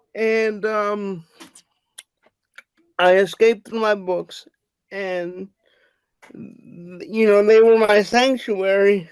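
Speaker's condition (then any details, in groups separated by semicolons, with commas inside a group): Cerebral palsy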